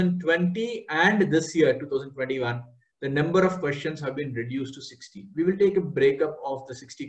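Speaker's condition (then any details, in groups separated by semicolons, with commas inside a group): No condition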